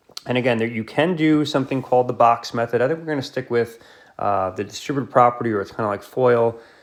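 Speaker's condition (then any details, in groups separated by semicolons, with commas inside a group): No condition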